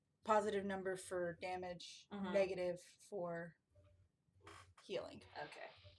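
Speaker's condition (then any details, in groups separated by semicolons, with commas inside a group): No condition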